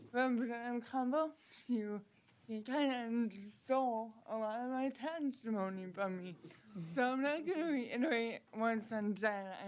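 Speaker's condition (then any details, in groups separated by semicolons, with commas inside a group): Cerebral palsy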